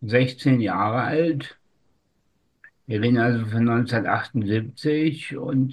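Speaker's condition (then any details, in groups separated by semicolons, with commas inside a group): Spastic tetraparesis; largely resolved by own account, age 62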